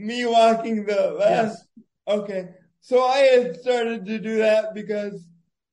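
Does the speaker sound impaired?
Yes: cerebral palsy; congenital, born prematurely at 29 weeks, diagnosed within weeks, brain-muscle disconnect, worse lower in body, walks with walker; age 29, intensive therapy eight hours daily at Conductive Learning Center, Grand Rapids, focuses posture, breathing, leg placement; disorder described as making talking difficult, expected at diagnosis to probably never talk.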